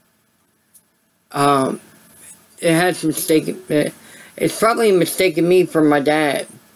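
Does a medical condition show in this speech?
Yes: cerebral palsy; voice sound affected.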